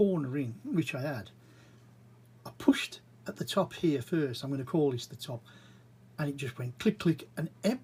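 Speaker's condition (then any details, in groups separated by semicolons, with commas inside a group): No condition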